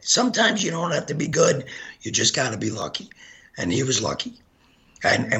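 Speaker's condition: Gunshot injury to voice box; lodged 3 mm by carotid

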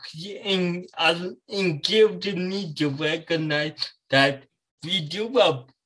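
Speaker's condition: Cerebral palsy

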